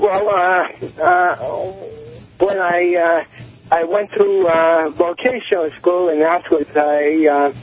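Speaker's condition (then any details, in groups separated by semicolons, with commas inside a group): Cerebral palsy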